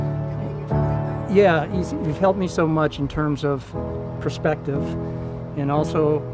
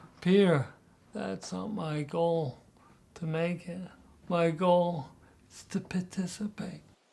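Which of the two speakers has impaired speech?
The second: Parkinson's disease; deep brain stimulation surgery; symptoms 48 years, painful symptoms, exercises; good singing voice.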